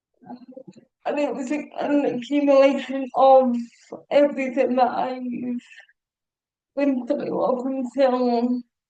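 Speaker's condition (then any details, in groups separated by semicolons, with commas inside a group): Cerebral palsy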